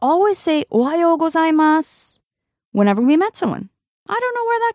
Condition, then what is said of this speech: No condition.